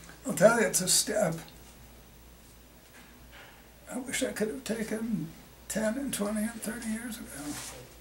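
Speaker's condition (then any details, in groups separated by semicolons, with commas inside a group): Multiple sclerosis; first mesenchymal stem cell infusion, clinical trial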